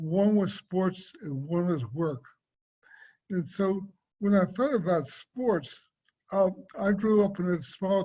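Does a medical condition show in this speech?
Yes: cerebral palsy; swallowing and speech.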